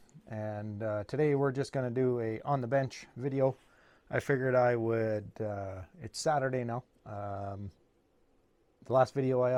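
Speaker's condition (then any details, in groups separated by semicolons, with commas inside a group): No condition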